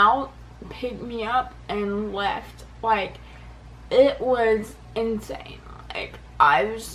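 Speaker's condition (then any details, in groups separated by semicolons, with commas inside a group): Cerebral palsy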